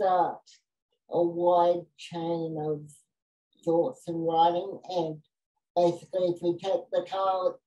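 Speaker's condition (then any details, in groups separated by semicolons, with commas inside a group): Cerebral palsy; diagnosed in childhood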